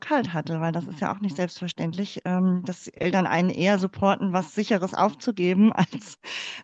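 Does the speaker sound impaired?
Yes: cleft palate; congenital.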